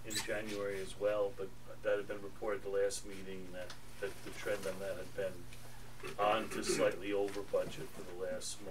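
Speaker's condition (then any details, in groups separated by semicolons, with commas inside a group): No condition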